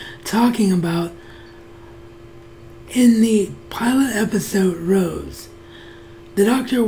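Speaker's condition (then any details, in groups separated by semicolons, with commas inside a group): Cerebral palsy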